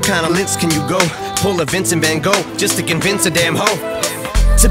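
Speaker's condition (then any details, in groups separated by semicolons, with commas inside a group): No condition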